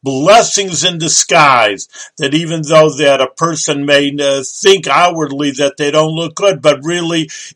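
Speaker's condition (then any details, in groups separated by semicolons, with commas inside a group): No condition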